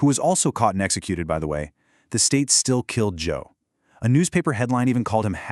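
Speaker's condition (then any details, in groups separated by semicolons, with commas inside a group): No condition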